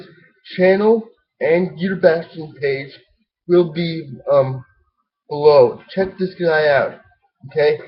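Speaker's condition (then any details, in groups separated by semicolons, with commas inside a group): Cerebral palsy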